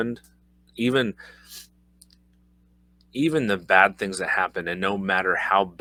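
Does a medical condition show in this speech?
No.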